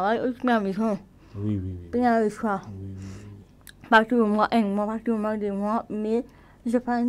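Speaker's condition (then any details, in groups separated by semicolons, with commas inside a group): Cerebral palsy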